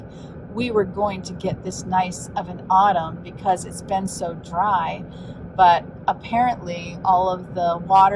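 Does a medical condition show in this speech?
No.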